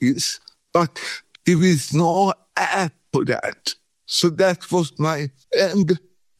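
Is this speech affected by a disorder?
Yes: cerebral palsy; from birth, no breathing first 40 minutes at birth, feet opposite of Charlie Chaplin, body shaking 40 years; muscle cramps and pain from shaking, cramp free after 5 days in Thailand, pain back within 3 days in Sweden.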